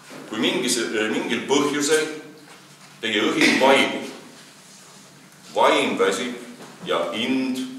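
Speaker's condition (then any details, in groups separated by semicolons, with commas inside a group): No condition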